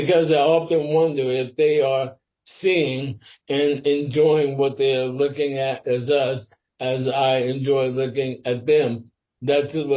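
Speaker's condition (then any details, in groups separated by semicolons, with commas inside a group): Sporadic ALS; must speak slower and carefully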